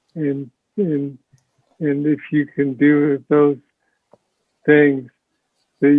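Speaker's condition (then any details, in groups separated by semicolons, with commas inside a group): Parkinson's disease; young onset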